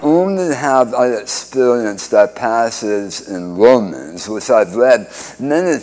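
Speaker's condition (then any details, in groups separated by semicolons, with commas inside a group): Speech impediment after cancer surgery; oral cancer 31 years ago, radiation, 2015 recurrence, two-thirds tongue removed at Hartford Hospital, forearm flap; speech impediment from reconstructed tongue tied to mouth floor, no speech with tracheostomy after surgery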